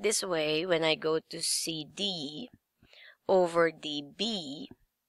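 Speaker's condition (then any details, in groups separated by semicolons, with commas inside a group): No condition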